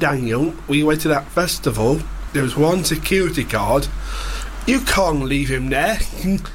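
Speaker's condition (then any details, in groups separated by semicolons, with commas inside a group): Down syndrome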